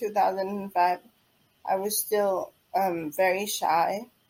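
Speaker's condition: Cerebral palsy; diagnosed at 9 months after delayed development

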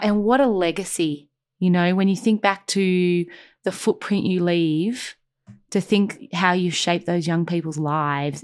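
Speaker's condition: No condition

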